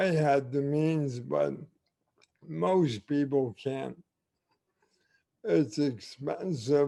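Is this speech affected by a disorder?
Yes: ALS; limb onset, ulnar nerve and cervical spine surgery.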